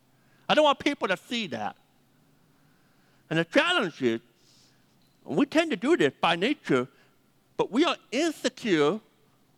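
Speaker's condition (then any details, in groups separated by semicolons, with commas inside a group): Deafness; 80% deaf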